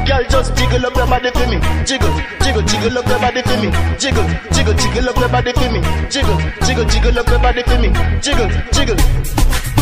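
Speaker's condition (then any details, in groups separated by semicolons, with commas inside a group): No condition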